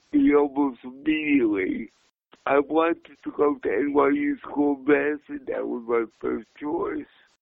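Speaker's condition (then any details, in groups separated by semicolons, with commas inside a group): Cerebral palsy; diagnosed in childhood, speech and mobility issues, one-handed use of Kelly clamp and Vacutainer; speech impediment, hard to understand at first, repeats when listener lost, easier once familiar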